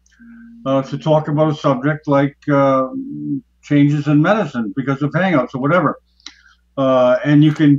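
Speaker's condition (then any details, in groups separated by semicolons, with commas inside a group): No condition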